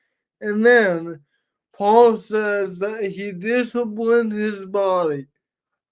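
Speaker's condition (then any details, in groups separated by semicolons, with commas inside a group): Cerebral palsy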